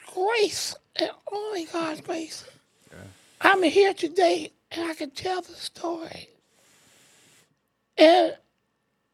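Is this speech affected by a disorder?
Yes: ALS; sometimes hard breathing.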